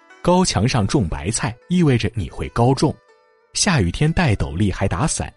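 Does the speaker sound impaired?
No.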